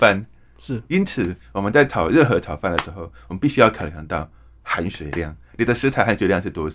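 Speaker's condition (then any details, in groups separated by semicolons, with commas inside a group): Hearing impairment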